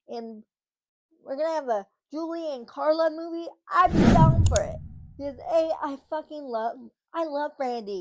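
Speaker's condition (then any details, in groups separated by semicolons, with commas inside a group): Cerebral palsy, spastic; from birth, muscle spasms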